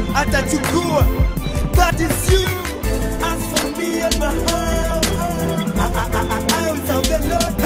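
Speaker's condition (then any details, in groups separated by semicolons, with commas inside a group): No condition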